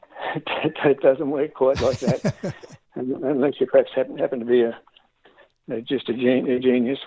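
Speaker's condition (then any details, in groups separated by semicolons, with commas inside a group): Parkinson's disease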